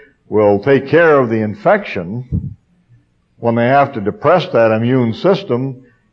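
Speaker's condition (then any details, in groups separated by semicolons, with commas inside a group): No condition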